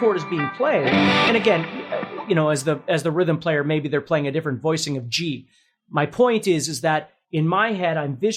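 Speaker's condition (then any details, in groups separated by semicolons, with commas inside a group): No condition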